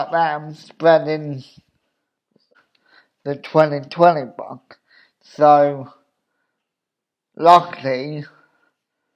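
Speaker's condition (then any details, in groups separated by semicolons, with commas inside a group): Cerebral palsy; wheelchair user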